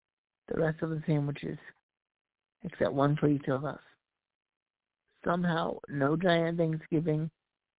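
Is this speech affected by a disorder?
Yes: cerebral palsy; voice improved over last year.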